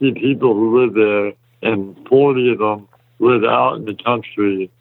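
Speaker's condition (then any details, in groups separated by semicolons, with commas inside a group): Muscular dystrophy; congenital, extremely rare type, exact type unknown, myotubular myopathy ruled out about 4 years ago; about 30 years old, hospitalized every 3 to 6 weeks until age 7, plays power soccer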